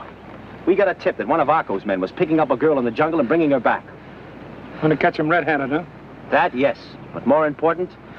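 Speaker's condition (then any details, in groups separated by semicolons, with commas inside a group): No condition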